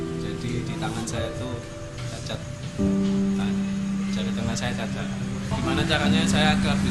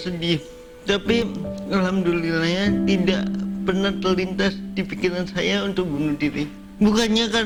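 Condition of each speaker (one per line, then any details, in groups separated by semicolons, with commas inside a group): No condition
Cerebral palsy; cannot walk, uses wheelchair, upper body functional; speech somewhat affected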